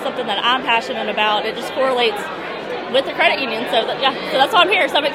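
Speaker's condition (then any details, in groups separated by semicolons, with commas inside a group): No condition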